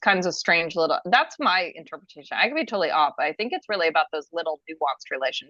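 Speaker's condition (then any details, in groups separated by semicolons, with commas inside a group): No condition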